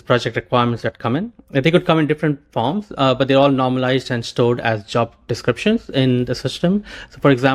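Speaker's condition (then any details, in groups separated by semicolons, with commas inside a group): No condition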